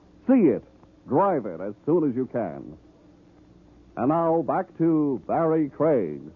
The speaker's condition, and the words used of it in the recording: No condition.